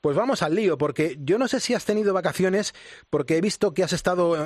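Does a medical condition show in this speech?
No.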